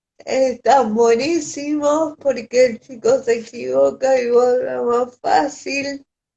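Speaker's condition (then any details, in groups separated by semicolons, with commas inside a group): Cerebral palsy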